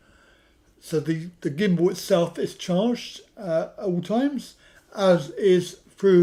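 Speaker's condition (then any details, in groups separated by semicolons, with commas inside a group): Cerebral palsy; back surgery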